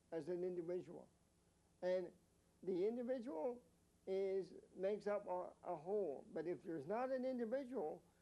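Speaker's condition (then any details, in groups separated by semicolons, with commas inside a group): Mild cerebral palsy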